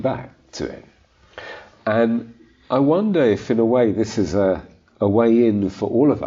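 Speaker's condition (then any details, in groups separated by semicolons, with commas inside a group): No condition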